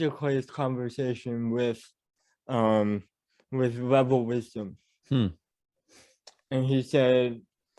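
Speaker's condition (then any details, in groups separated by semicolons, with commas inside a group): Cerebral palsy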